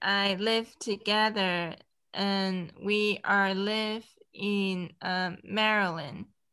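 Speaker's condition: Aphasia after traumatic brain injury; traumatic brain injury from being hit by car about two years ago; speech improving, talking again, native Cantonese and Mandarin, English second language since age 17; silenced five months in hospital, then yes, then single letters, words, now talking

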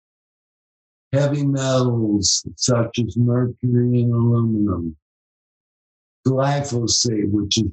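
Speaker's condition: ALS; cramping, spasticity, fasciculations from about 5 years ago, onset age 53, throat worst, legs minimally affected; lost 12 to 39% breathing capacity, saliva into lungs, cough, stem cells, ozone IV, hyperbaric oxygen; slurred speech, lost deep resonating radio voice, throat badly affected

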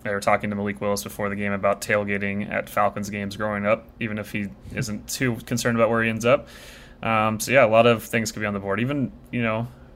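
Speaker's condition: No condition

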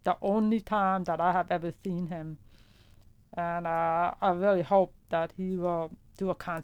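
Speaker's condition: Profound deafness; no vibration felt

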